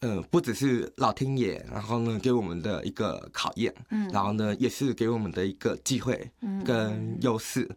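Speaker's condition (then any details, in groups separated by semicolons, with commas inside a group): Hearing impairment, progressive acquired hearing loss; gradually progressive; slight accent, mistaken for ABC, Southeast Asian or overseas Chinese, otherwise clear, normal word order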